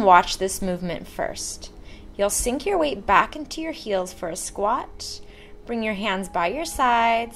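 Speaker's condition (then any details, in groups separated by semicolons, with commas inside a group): No condition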